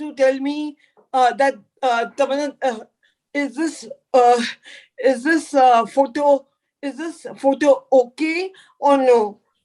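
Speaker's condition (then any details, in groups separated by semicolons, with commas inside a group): Cerebral palsy; floppy limbs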